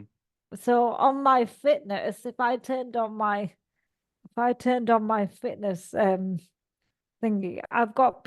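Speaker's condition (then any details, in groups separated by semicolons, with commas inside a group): Cerebral palsy; all four limbs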